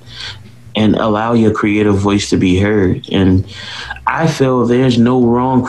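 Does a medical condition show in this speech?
No.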